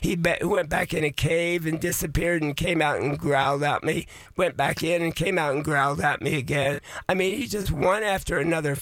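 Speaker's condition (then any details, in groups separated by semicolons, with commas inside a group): Voice changed after vocal cord surgery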